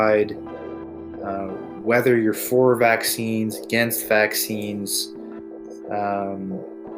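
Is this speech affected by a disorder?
No.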